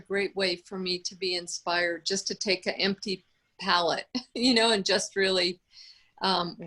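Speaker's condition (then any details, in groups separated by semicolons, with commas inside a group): No condition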